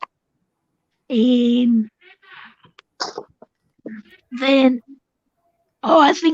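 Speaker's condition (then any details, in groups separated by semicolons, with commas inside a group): Cerebral palsy; tracheotomy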